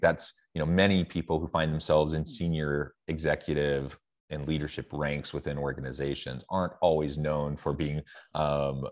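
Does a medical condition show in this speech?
No.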